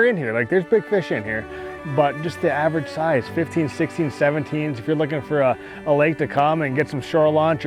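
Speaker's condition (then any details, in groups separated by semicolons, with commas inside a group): No condition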